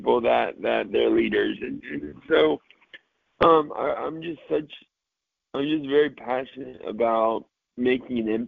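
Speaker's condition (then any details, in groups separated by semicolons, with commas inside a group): Cerebral palsy, mild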